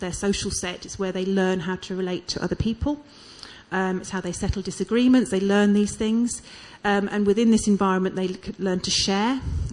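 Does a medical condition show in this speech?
No.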